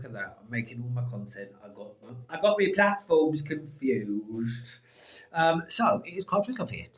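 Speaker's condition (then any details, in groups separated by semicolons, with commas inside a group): No condition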